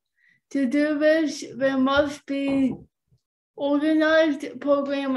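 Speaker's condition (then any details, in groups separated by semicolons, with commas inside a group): Cerebral palsy; from birth, oxygen deprivation, right side weaker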